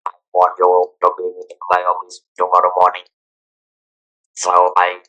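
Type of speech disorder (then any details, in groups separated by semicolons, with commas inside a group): Electrolarynx speech; throat cancer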